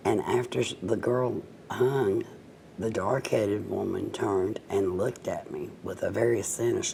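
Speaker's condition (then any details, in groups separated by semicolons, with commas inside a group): Cerebral palsy, mild; cerebral palsy from birth, physical form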